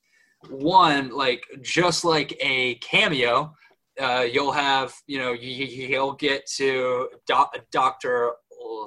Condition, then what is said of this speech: Stuttering. I have a stutter and used to be a whole lot worse.